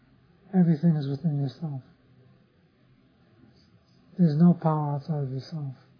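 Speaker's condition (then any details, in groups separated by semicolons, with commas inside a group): Parkinson's disease; others offer remedies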